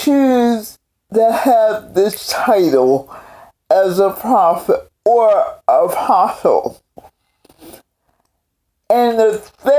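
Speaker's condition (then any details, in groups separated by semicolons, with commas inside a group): Cerebral palsy; several unnoticed strokes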